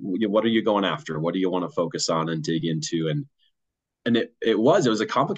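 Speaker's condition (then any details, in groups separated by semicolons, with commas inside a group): No condition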